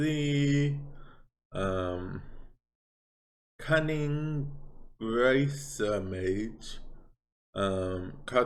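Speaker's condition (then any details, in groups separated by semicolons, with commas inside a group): Cerebral palsy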